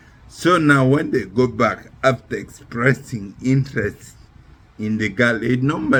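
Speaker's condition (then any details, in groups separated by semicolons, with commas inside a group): Neurological disease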